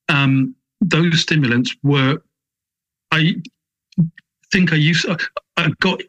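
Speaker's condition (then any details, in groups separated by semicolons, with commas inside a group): Stammer; developmental, onset early childhood, lifelong, more severe during trial, barely able to speak first six months in prison; less intense than in earlier years; blocks on words, anticipatory anxiety, worse under stress, alcohol once used to speak more easily; blocks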